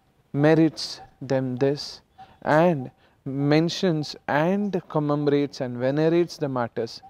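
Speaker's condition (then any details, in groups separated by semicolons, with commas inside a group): No condition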